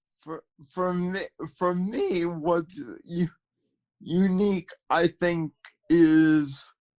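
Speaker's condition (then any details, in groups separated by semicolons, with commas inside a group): Cerebral palsy, spastic quadriplegia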